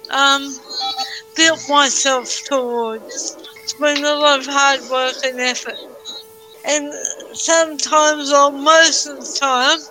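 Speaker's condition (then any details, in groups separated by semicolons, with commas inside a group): Cerebral palsy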